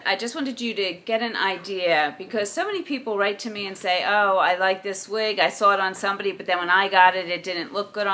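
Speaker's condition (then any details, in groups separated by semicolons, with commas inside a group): No condition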